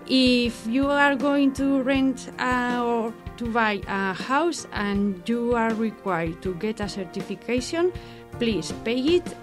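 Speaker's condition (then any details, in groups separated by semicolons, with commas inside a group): No condition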